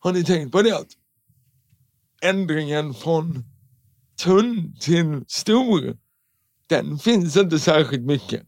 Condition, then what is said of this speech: Cerebral palsy. Fråga, det, det, är inte så svårt. Nej. Till och med jag med talfel fixar det.